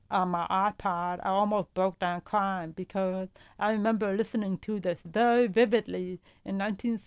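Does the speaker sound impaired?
Yes: profound deafness; hears vowels but not consonants, uses hearing aids, no vibration felt.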